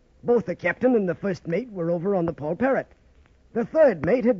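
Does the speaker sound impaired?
No.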